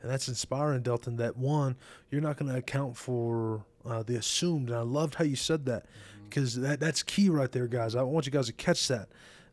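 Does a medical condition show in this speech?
No.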